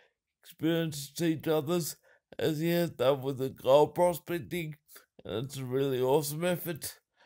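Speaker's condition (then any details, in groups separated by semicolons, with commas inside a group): Cerebral palsy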